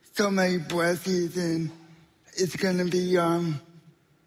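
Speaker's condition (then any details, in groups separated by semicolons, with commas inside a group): Spastic quadriplegic cerebral palsy; diagnosed at 6 months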